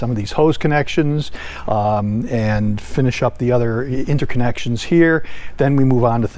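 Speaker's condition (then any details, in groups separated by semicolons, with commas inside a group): No condition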